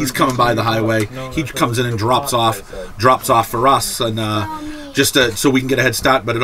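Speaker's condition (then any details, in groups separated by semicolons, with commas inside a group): No condition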